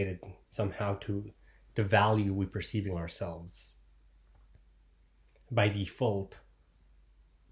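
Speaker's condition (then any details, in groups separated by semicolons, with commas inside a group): No condition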